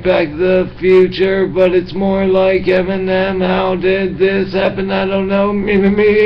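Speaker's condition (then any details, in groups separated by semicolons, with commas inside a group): Brain injury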